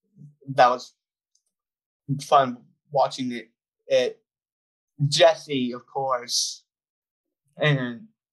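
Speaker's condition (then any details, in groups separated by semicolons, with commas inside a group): Down syndrome; runs public speaking business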